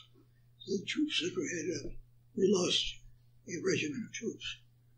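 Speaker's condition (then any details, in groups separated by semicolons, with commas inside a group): Parkinson's; attributed to Agent Orange exposure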